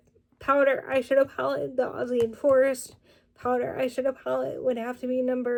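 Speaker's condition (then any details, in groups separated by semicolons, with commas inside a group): Cerebral palsy, spastic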